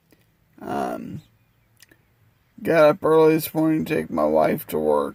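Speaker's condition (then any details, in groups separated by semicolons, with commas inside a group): Multiple sclerosis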